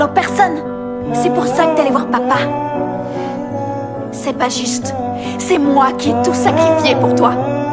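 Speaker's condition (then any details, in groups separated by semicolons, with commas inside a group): No condition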